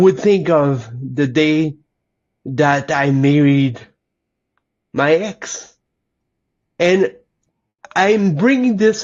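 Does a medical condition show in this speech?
Yes: cerebral palsy; lifelong.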